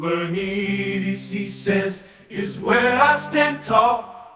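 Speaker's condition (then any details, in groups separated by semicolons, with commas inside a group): No condition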